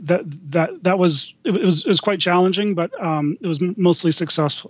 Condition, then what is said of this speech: Stuttering. I like to say I have a voice made for print.